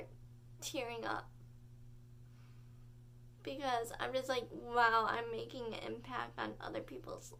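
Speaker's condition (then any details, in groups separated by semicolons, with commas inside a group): Cerebral palsy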